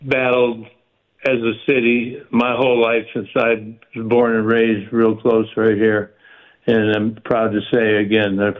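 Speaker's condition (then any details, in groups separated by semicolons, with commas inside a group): Parkinson's; stays active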